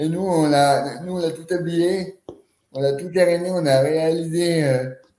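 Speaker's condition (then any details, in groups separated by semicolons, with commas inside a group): Cerebral palsy; quadriplegic, since birth, wheelchair user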